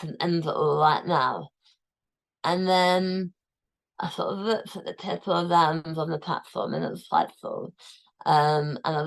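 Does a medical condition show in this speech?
Yes: tongue cancer, tongue removed; relearned eating, liquids to purees.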